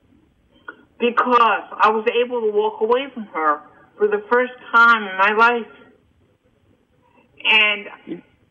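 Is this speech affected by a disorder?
Yes: cerebral palsy and hearing loss; congenital cerebral palsy and hearing loss from birth, seen by 7-9 doctors in New Jersey, told would never walk; almost 51 years old.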